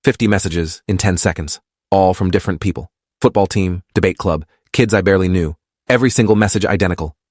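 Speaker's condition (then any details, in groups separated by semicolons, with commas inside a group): No condition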